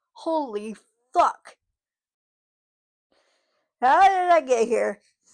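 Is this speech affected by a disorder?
Yes: cerebral palsy, spastic.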